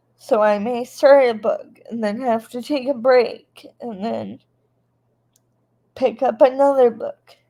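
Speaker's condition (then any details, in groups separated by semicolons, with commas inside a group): Cerebral palsy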